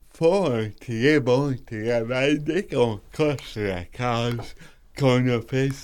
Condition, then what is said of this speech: Cerebral palsy. C'est un fauteuil roulant, je parle un peu bizarre dans mon...